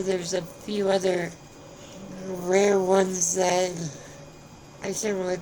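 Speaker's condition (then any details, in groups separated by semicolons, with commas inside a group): Spinal muscular atrophy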